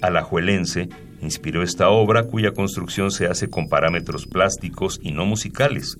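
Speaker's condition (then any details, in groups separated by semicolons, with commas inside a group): No condition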